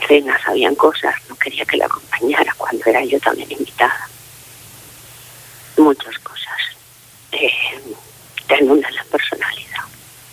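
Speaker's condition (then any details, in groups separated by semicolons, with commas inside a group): Facial palsy; ongoing medical follow-up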